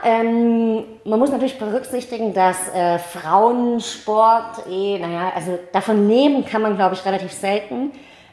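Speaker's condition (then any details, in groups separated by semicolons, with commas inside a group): Cleft palate, mild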